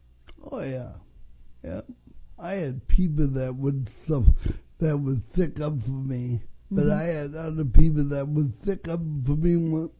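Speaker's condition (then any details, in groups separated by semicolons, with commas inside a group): Cerebral palsy; congenital, since birth, labelled mildly mentally disabled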